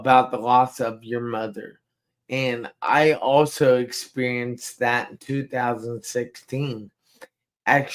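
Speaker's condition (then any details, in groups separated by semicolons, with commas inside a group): Traumatic brain injury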